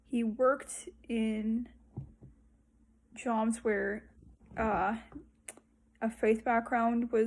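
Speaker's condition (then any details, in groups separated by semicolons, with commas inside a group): No condition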